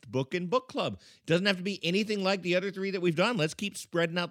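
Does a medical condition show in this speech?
No.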